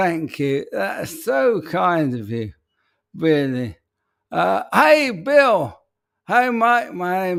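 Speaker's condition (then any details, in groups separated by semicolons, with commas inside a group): ALS; speech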